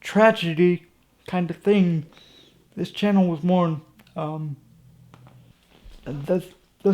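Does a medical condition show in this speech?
Yes: cerebral palsy; from birth.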